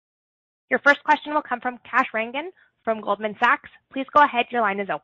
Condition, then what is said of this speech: No condition.